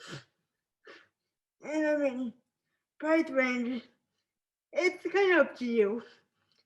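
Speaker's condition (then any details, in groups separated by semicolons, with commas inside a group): Spastic cerebral palsy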